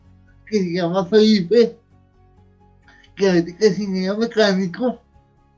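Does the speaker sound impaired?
Yes: cerebral palsy; near death as newborn.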